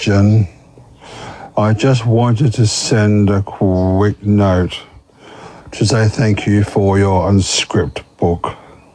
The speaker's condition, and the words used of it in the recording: Stuttering. He's got a beautiful, powerful voice that he's fallen back in love with.